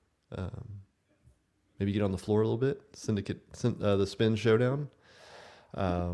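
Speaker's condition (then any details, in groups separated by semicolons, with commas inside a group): No condition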